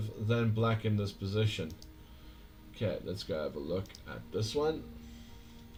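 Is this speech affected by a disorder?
No.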